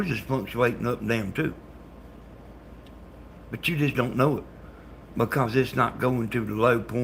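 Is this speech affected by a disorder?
Yes: brain bleed.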